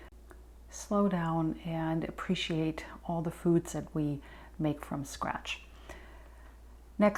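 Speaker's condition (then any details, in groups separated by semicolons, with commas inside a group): No condition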